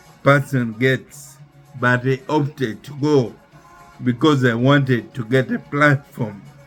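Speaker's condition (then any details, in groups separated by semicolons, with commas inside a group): Neurological disease; speech affected, struggles to speak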